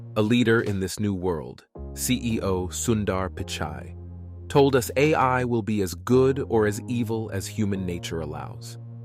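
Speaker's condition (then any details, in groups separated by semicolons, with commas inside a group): No condition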